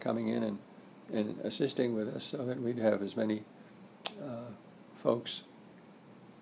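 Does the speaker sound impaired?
Yes: Parkinson's disease; about 10-11 years since diagnosis, age 79, walks almost daily, regular yoga practice, good posture.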